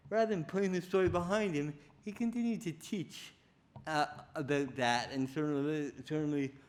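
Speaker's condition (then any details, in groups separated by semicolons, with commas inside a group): Cerebral palsy; diagnosed at age four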